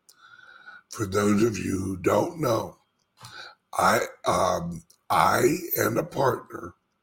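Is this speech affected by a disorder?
Yes: speech impediment; says barely able to talk, raspy voice, calls self horrible singer.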